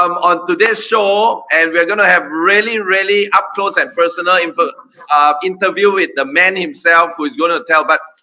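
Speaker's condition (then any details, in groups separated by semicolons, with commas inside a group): No condition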